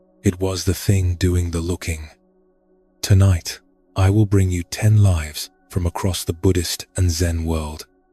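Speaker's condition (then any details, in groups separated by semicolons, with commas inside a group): No condition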